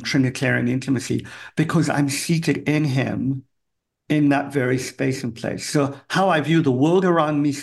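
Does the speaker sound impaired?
Yes: cleft palate; congenital, from birth, affects hearing; still impacts ability to speak and hear; severe speech impediment as a kid.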